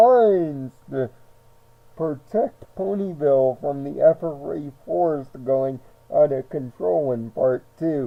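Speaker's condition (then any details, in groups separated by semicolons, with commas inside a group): Cerebral palsy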